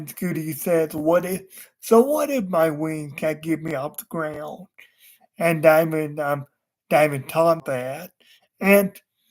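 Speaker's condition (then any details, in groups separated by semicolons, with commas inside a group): Cerebral palsy; wheelchair user, unable to walk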